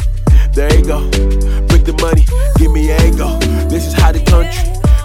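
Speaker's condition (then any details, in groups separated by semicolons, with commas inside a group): No condition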